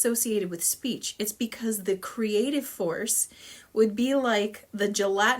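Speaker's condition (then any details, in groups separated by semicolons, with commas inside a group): No condition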